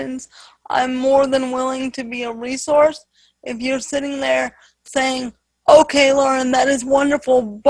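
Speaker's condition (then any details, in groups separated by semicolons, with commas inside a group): Spastic quadriplegic cerebral palsy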